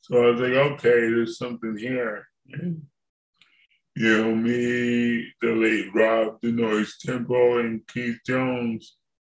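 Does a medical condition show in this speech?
Yes: cerebral palsy; from birth.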